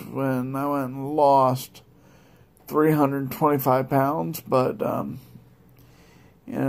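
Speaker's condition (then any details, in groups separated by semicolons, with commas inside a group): Multiple sclerosis; relapsing-remitting progressed to secondary progressive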